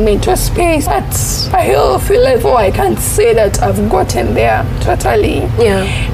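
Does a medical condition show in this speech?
Yes: cerebral palsy; onset in secondary school.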